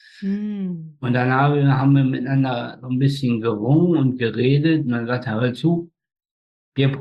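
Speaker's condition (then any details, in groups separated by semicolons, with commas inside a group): Spastic tetraparesis, spastic quadriplegia; cord around neck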